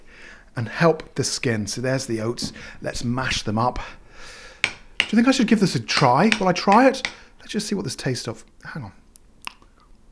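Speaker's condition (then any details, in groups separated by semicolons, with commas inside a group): No condition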